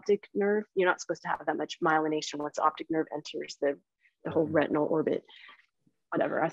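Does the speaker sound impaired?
No.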